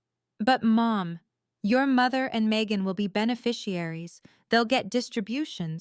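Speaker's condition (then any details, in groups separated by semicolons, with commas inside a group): No condition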